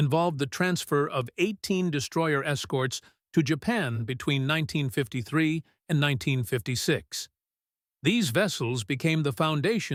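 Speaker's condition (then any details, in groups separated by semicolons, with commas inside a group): No condition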